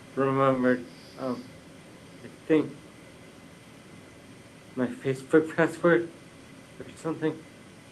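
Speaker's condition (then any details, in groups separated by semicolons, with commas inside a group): Brain injury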